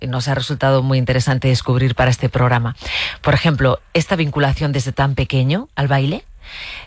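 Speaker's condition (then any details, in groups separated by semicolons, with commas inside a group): No condition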